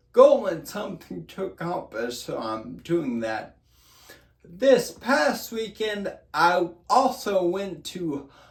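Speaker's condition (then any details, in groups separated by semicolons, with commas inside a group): Brain injury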